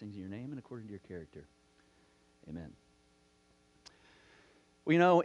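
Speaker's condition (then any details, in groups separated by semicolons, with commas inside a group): No condition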